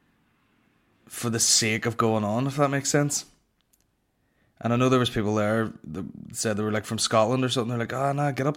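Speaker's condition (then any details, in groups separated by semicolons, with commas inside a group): No condition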